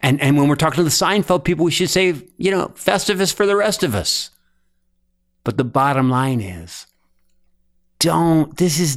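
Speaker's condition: No condition

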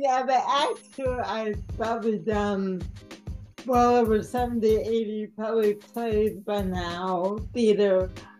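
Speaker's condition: Cerebral palsy; mild

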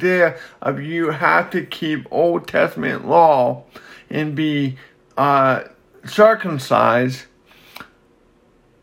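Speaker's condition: Cerebral palsy

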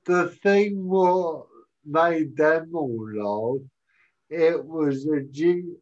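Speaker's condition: Cerebral palsy; speech sounds unusual

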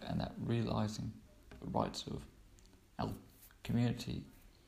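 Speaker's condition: Cerebral palsy; cerebral palsy since birth

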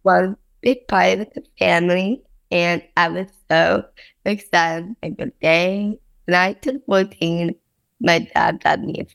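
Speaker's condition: Down syndrome; congenital, present from birth; difficulty speaking clearly, described as a big challenge in acting career

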